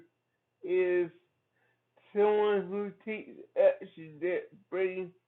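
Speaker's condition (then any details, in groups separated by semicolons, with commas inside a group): Cerebral palsy; from birth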